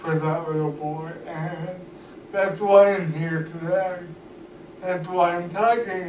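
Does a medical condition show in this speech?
Yes: cerebral palsy; cannot walk, uses wheelchair.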